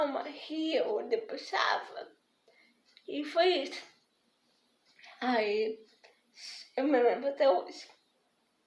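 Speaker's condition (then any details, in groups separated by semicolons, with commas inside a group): Spastic diplegic cerebral palsy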